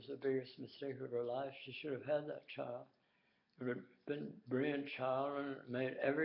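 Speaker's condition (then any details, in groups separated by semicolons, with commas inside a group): Tongue cancer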